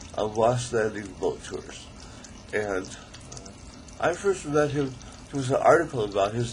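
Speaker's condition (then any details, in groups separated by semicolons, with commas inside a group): ALS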